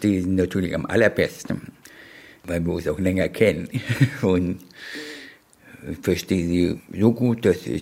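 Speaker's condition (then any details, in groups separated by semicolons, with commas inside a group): Deafness; near-total hearing loss since age one, secondary damage of smallpox vaccination, court-recognized vaccine damage, hearing aids; speaks unusually clearly for a deaf person, learned tones through body and hands from opera-singer father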